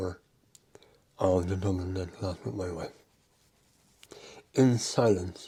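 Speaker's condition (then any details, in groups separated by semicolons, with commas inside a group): Mouth cancer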